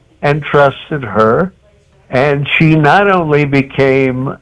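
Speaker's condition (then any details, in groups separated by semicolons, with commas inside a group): Cerebral palsy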